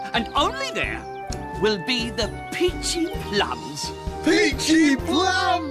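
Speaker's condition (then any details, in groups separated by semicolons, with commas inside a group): No condition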